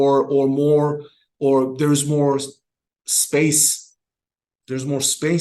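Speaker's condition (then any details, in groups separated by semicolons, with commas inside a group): No condition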